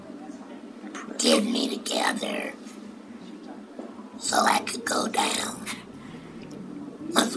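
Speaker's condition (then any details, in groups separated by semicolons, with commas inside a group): Total laryngectomy; total laryngectomy for throat cancer, radiation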